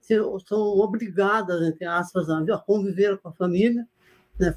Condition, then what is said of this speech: Parkinson's disease. Estou meio assim travadinho, mas é por pouco tempo, é porque eu sou portador de Parkinson